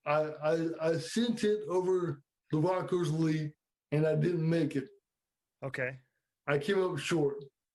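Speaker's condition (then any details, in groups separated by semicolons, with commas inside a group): Cerebral palsy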